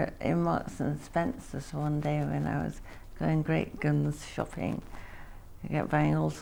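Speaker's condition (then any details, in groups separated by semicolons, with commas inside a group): Parkinson's disease; blank facial expression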